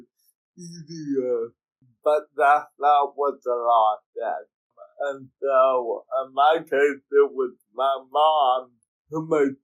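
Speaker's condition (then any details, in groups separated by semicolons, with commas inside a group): Cerebral palsy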